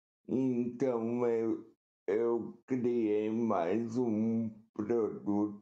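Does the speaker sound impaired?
Yes: cerebral palsy; present from birth.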